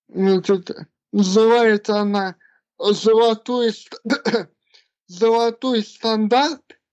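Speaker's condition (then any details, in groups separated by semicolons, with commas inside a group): Cerebral palsy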